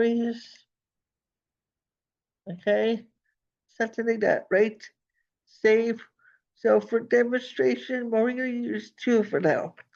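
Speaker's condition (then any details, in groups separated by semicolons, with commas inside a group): Cerebral palsy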